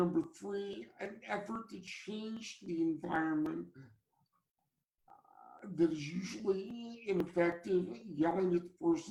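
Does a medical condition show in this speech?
Yes: cerebral palsy; from birth.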